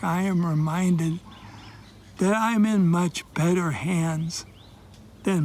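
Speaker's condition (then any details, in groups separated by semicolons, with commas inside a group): ALS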